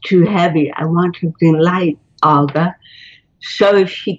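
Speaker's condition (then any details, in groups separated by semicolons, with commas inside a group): Cerebral palsy; botox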